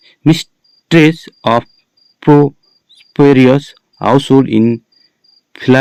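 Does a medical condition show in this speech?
No.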